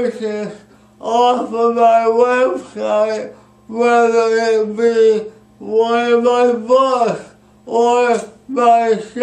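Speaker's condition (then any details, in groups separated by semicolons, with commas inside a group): Speech impairment after birth surgery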